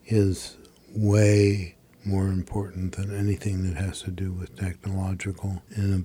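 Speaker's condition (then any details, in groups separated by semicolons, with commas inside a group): Parkinson's disease; developing over about 5 years, now age 70; more noticeable over last year, especially last 6 months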